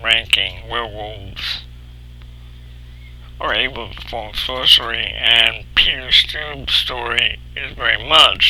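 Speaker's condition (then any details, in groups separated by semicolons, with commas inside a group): Cerebral palsy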